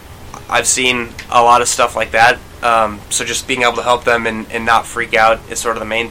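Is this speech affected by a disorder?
No.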